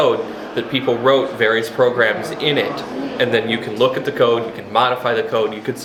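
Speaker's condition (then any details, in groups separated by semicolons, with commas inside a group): No condition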